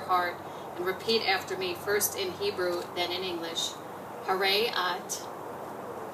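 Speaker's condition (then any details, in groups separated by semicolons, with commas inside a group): No condition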